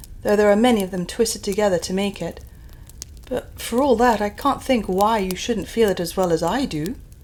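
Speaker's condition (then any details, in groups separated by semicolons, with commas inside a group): No condition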